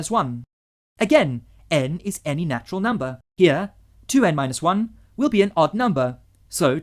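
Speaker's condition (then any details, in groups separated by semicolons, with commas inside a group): No condition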